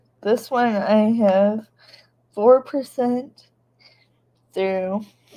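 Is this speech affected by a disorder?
Yes: cerebral palsy.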